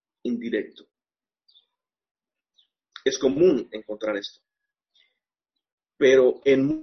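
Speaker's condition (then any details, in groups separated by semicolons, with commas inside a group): No condition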